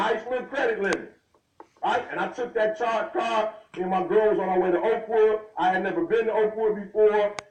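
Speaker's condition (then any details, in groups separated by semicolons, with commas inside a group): No condition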